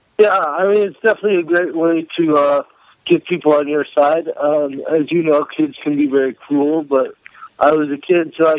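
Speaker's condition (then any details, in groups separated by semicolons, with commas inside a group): Cerebral palsy; may sound drunk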